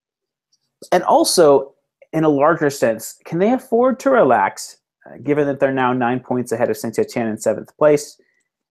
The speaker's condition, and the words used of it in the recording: None; typical speech.